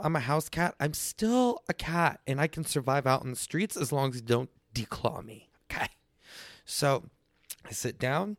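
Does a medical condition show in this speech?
No.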